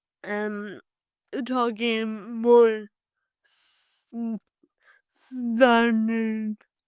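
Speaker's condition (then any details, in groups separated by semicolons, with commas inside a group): Cerebral palsy; from birth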